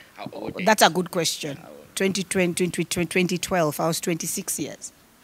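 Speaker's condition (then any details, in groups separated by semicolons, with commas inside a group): No condition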